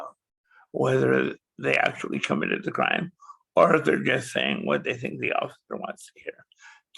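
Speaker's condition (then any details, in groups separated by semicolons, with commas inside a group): Cerebral palsy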